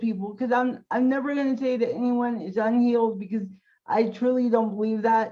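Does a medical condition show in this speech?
Yes: cerebral palsy.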